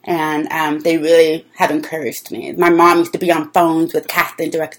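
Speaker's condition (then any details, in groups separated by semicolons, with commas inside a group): Deafness; deaf since childhood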